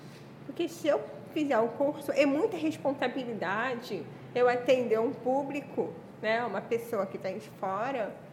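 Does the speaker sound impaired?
Yes: profound deafness, post-meningitis, cochlear implant and hearing aid; meningococcal meningitis at age three, profound loss right, severe-profound left, hearing aids; bimodal hearing; already speaking before deafness, oral speech maintained with hearing aids, oralized.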